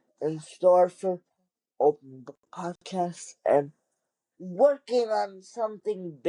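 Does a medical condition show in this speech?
Yes: cerebral palsy; wheelchair user.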